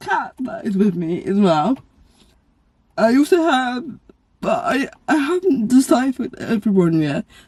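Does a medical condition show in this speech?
Yes: cerebral palsy.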